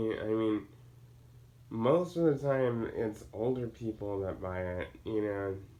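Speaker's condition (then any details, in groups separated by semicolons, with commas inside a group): Cerebral palsy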